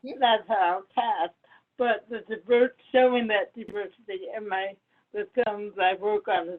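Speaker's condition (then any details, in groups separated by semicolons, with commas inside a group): Cerebral palsy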